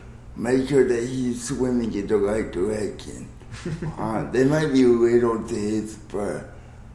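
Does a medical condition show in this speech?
Yes: cerebral palsy.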